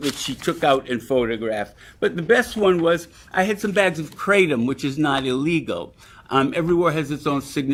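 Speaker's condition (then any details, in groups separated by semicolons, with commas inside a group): No condition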